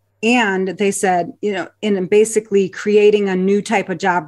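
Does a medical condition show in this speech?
No.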